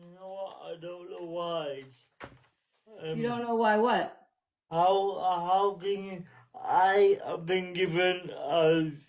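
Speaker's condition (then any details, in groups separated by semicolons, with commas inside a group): Cerebral palsy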